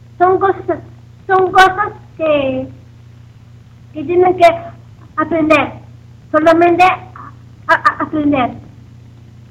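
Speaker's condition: Down syndrome; recites own poems

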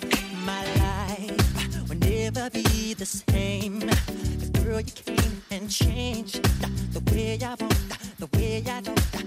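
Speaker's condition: No condition

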